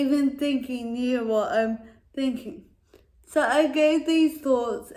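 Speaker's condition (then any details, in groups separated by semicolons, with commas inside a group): Cerebral palsy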